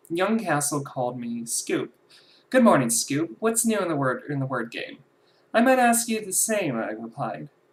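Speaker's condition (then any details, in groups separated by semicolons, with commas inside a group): No condition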